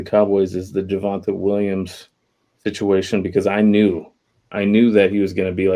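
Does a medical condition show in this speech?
No.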